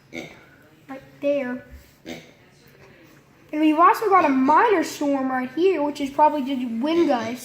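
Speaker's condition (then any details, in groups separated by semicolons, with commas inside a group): No condition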